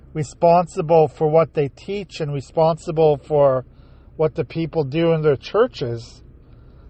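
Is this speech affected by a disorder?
No.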